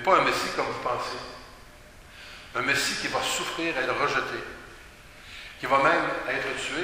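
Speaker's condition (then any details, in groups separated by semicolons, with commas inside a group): No condition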